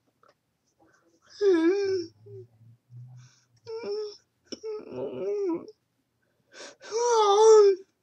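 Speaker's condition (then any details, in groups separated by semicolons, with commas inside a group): Cerebral palsy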